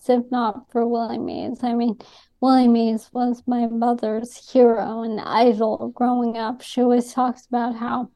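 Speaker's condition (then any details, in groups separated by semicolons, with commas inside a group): ALS; diagnosed by elimination over multiple years by Dr. Neil Snyder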